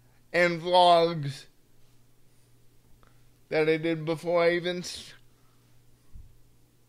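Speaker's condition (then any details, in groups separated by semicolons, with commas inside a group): Cerebral palsy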